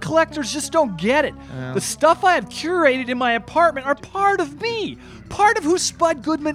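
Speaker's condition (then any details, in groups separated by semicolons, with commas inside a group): No condition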